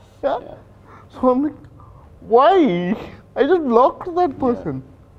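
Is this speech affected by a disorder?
Yes: cerebral palsy; present from birth, four major surgeries.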